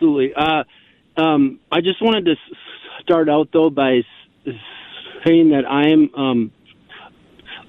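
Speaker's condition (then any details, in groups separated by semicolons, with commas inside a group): Stuttering; discloses stuttering at start of radio interview; on phone or radio can sound like a bad connection; prolonged sounds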